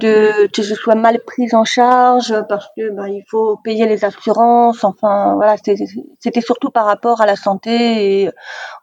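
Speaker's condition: Deafness, severe; oralist, uses some sign language

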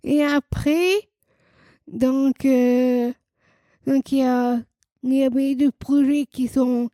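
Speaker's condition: Down syndrome, trisomy 21

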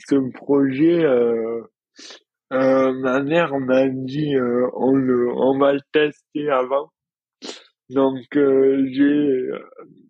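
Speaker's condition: Dystonia; improved balance

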